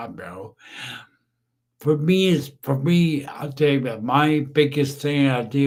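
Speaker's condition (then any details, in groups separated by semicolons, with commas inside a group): Brain injury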